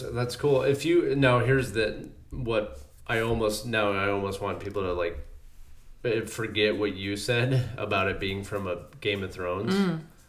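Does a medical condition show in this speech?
No.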